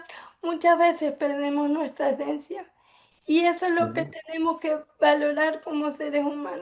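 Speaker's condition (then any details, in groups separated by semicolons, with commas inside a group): Cerebral palsy; from birth; affects speech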